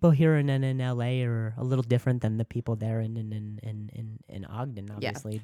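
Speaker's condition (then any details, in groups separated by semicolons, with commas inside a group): Stuttering; after coffee, racing thoughts, feels unable to slow down; voice can't keep up with thoughts, worse with caffeine; repeated sounds, repeated words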